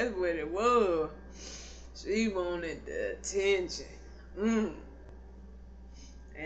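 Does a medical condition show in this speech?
Yes: cerebral palsy; not paralyzed, can stand.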